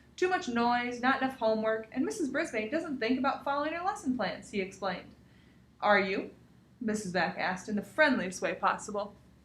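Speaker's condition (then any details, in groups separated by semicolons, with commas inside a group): No condition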